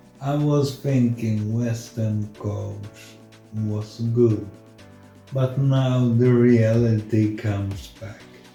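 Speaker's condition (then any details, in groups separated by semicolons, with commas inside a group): Multiple sclerosis; progressive form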